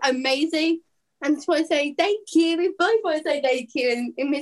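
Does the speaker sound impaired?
Yes: Down syndrome; extra chromosome, 17 years old.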